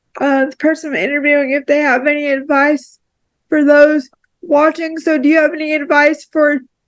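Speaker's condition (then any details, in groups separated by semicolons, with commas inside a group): Cerebral palsy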